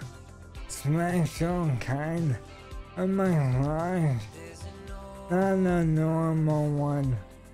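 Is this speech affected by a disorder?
Yes: ALS; stem cell treatment.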